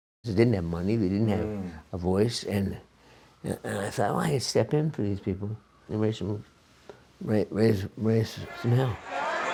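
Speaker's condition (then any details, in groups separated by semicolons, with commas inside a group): Parkinson's disease; young onset, diagnosed at age 29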